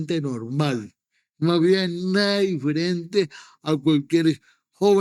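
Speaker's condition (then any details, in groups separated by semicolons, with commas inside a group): Cerebral palsy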